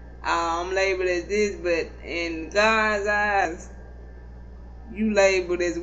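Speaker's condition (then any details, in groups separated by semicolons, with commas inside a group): Cerebral palsy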